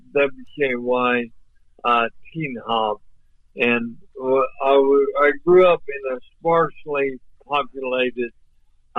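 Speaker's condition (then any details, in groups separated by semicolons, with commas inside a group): ALS; voice off but clear and understandable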